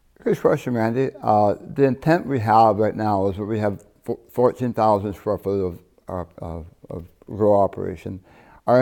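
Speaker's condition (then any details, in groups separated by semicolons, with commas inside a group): Tongue cancer, partial glossectomy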